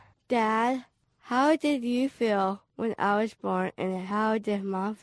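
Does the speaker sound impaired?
Yes: Down syndrome; from birth; 15 years old in archived clip.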